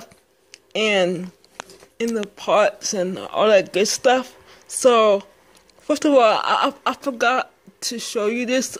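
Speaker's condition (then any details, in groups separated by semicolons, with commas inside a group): Speech impairment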